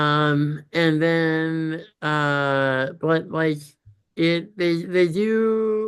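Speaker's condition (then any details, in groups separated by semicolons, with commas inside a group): Congenital muscular dystrophy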